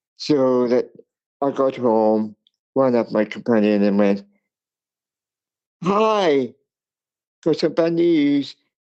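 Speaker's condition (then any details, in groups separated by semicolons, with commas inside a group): Cerebral palsy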